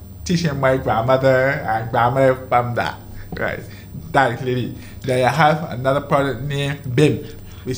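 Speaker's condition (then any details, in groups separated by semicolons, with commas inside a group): Deafness, deaf in one ear from birth, other ear from age 18; born deaf in one ear; has speech, had speech therapy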